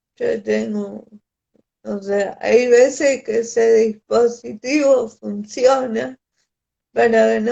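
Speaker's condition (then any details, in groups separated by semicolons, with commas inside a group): Cerebral palsy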